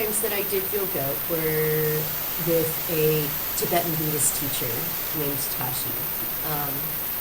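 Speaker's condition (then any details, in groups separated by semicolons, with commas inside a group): No condition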